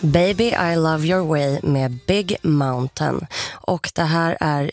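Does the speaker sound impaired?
No.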